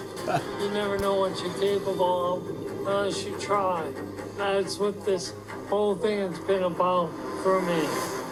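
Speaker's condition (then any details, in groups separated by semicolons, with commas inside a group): Parkinson's disease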